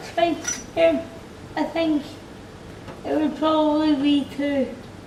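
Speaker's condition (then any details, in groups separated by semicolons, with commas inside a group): Cerebral palsy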